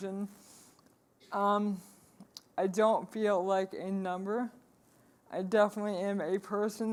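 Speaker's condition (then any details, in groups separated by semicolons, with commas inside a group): ALS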